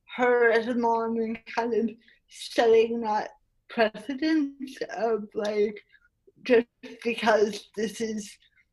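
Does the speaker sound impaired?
Yes: cerebral palsy; spastic tetraplegia from birth, whole body, involuntary spasms, tightness, declined tendon-lengthening surgery, childhood PT, Feldenkrais; never on CP medication, walks with walker or help, tires quickly, mostly motorized wheelchair, types with nose; impediment from tongue muscle involvement, nose typing easier than voice dictation.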